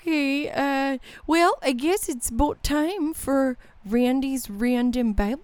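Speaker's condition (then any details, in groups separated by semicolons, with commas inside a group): No condition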